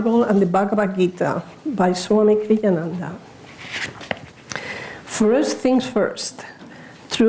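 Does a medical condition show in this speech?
No.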